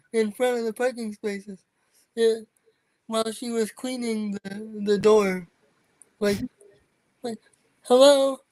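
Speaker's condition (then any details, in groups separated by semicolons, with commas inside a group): Cerebral palsy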